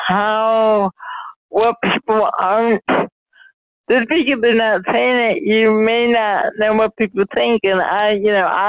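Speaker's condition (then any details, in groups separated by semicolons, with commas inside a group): Mild cerebral palsy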